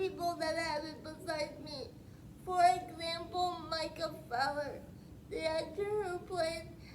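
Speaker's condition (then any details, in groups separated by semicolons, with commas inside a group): Spastic quadriplegic cerebral palsy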